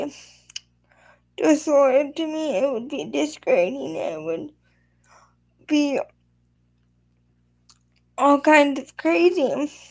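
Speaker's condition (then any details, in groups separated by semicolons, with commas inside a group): Quadriplegic spastic cerebral palsy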